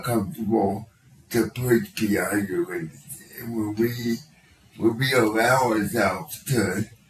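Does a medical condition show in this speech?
Yes: cerebral palsy.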